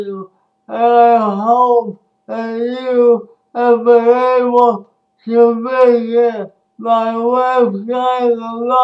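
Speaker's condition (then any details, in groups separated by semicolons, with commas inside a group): Speech impairment after birth surgery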